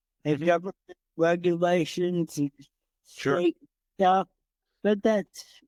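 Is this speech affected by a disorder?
Yes: cerebral palsy; from birth, entire left side.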